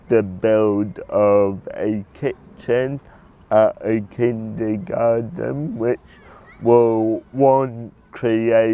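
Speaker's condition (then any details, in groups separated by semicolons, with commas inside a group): Cerebral palsy; predicted at birth never to talk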